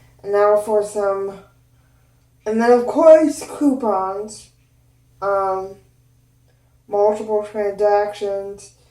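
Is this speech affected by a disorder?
Yes: cerebral palsy; both hands affected.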